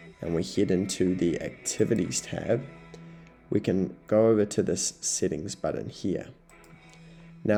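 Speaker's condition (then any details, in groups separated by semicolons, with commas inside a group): No condition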